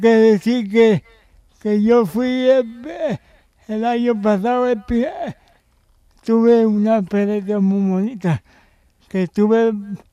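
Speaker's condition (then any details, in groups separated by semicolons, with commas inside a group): Cerebral palsy; extra support for daily living since birth, Aspace Sevilla day centre for stimulation; needs ongoing support, helped daily by sister and Aspace Sevilla association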